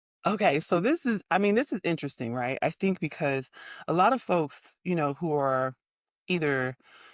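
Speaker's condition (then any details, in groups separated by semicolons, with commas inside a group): No condition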